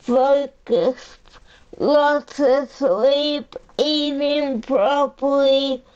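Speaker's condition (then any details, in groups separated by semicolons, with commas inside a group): Cerebral palsy; uses a power chair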